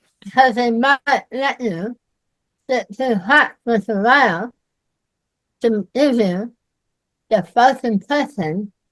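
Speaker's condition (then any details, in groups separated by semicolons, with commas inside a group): Myasthenia gravis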